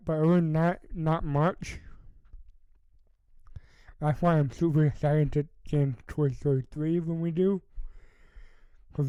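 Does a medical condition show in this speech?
Yes: cerebral palsy.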